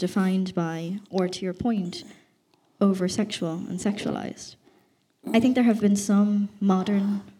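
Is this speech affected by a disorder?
No.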